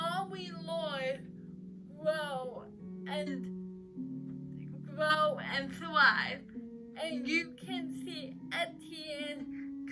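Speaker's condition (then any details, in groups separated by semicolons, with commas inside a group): Cerebral palsy; uses crutches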